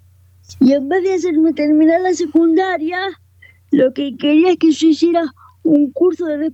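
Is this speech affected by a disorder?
Yes: cerebral palsy; motor disability, described as quadriparalysis, wheelchair user, phone on mounted holder; speech affected along with mobility, confirmed by speaker.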